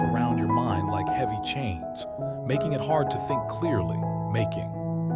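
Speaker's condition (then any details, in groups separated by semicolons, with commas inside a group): No condition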